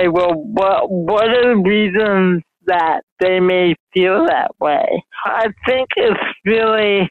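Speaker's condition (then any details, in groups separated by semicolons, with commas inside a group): Mild cerebral palsy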